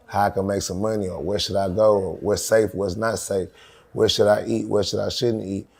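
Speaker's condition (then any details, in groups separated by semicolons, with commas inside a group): No condition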